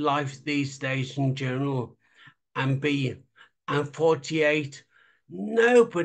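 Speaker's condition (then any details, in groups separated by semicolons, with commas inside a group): Traumatic brain injury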